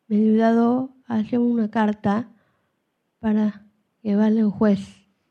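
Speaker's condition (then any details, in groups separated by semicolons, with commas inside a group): Down syndrome; support person Patricia Andrade of Peruvian Down syndrome society present on panel; speaks Spanish, English interpretation given after her lines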